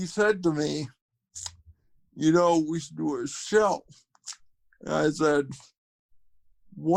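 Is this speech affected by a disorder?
Yes: cerebral palsy, spastic quadriplegia.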